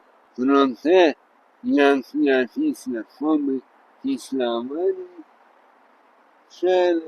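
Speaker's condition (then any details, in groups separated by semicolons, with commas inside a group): Traumatic brain injury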